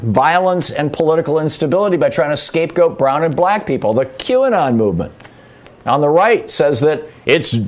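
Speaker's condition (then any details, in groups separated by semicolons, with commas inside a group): No condition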